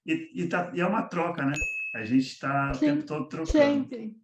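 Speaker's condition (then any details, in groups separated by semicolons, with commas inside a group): No condition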